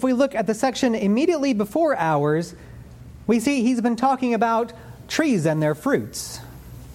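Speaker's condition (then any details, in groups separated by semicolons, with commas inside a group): No condition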